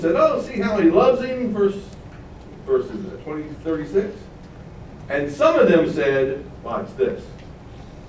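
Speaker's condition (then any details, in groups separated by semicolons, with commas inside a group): No condition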